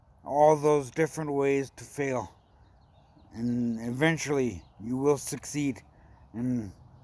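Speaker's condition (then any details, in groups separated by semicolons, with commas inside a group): Brain injury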